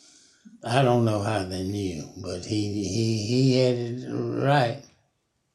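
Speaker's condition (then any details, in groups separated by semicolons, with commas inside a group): Parkinson's disease; Parkinson's for about 5 years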